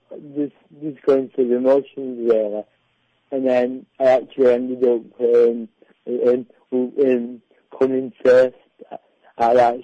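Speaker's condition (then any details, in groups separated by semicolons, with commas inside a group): Cerebral palsy; cerebral palsy from birth, predicted never to walk, walked with walking frame, prone to rounded shoulders; delayed development and talking, speech therapy paid by parents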